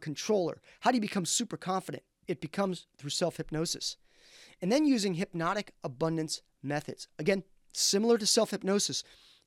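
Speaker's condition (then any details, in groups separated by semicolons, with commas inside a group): No condition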